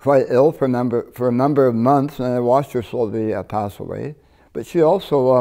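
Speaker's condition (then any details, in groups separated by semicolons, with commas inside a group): Partial glossectomy for tongue cancer; one third tongue removed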